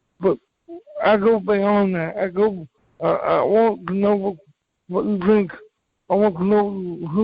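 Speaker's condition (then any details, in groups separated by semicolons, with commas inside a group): Cerebral palsy; from birth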